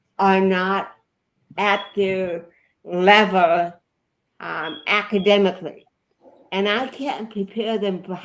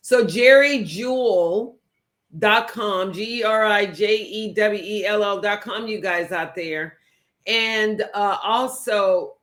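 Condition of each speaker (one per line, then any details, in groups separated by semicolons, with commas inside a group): Cerebral palsy; from birth, affects body movements
No condition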